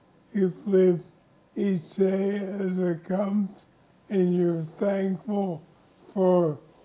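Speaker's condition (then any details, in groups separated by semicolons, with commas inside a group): ALS; onset in hands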